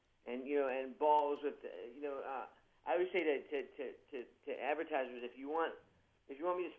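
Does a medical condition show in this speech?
Yes: Parkinson's disease, young-onset.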